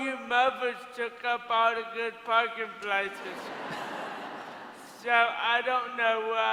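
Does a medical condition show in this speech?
Yes: cerebral palsy.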